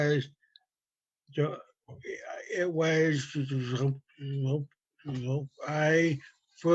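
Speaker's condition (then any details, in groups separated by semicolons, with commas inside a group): Stutter from brain injury; mild cerebral palsy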